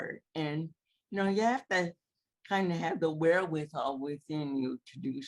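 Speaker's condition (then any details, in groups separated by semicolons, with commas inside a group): Cerebral palsy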